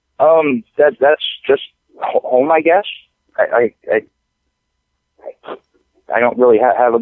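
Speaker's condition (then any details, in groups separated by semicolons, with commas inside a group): Stutter; severe stutter, one useless leg; part-word, syllable and word repetitions, cut-off words, fillers, laughter; repeated sounds, repeated words, prolonged sounds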